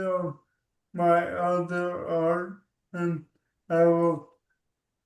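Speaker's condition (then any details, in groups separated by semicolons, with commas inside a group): ALS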